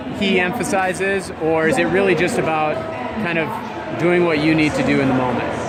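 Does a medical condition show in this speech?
No.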